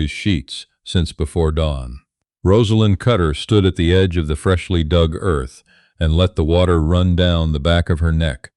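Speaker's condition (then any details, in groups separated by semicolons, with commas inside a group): No condition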